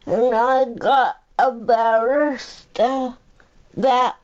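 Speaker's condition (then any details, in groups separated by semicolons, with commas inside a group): Cerebral palsy; uses a power chair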